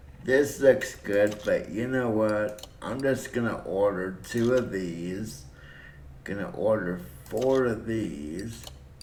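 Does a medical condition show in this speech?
Yes: cerebral palsy; breathing fine.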